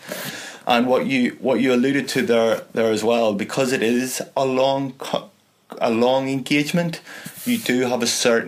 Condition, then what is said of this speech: Stuttering. So hopefully my stuttery delivery here and there has not been too bad.